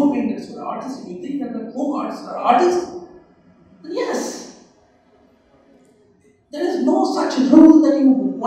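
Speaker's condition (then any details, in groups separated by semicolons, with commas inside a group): No condition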